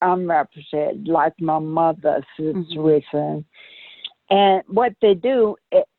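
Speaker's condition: Brain aneurysm rupture; not even four years since rupture, still learning to walk, swerves from balance issues

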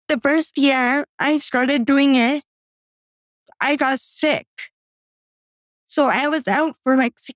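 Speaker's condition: Cerebral palsy; from birth

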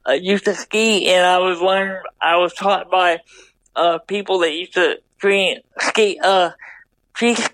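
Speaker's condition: Double hemiplegia cerebral palsy

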